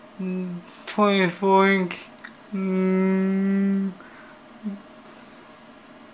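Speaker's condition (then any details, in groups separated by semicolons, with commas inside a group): Cerebral palsy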